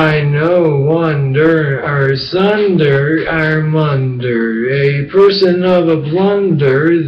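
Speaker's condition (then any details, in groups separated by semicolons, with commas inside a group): Brain injury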